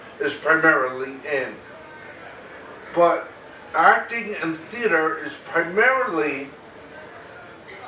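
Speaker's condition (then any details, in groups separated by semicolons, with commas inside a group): Cerebral palsy; very mild form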